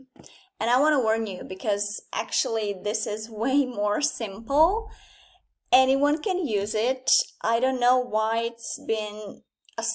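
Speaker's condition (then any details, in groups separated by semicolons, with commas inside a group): No condition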